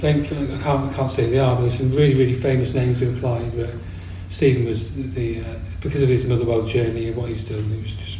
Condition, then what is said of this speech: Parkinson's disease. And it affects things like my speech. So I speak quieter, I mumble a lot, which I never used to do.